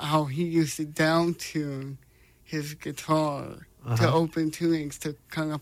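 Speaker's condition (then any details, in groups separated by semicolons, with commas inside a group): Cerebral palsy; congenital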